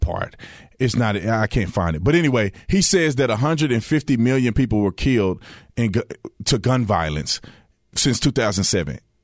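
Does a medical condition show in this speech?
No.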